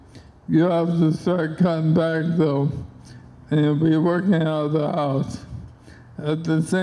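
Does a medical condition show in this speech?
Yes: ALS; onset left hand and arm.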